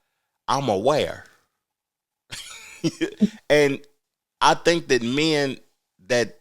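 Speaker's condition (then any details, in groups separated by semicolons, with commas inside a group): No condition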